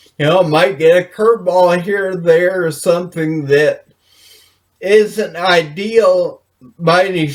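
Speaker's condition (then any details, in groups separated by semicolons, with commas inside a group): Brain injury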